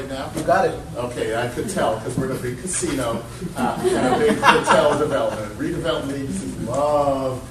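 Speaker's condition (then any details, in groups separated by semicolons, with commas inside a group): No condition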